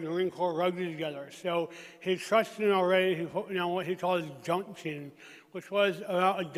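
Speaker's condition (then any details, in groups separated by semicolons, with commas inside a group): Traumatic brain injury; 15 years since injury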